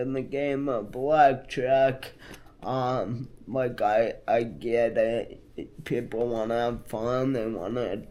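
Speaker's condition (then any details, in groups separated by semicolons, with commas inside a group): Multiple sclerosis; affects hands and left arm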